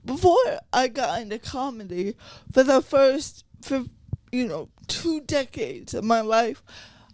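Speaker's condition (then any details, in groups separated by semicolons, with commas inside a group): Cerebral palsy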